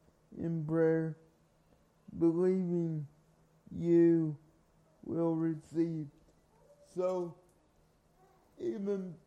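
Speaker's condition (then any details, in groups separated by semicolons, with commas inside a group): Cerebral palsy; carried everywhere by parents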